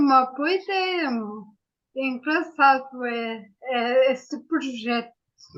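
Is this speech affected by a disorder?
Yes: ataxia; acquired, brain injury.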